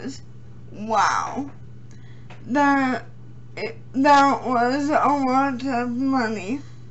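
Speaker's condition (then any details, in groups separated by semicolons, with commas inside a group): Cerebral palsy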